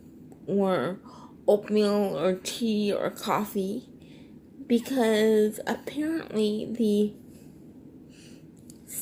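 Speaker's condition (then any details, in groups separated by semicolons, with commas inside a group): Cerebral palsy, triplegia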